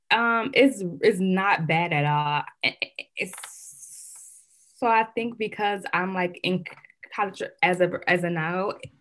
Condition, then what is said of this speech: Stuttering. Yes, if I'm angry, I do not stutter at all.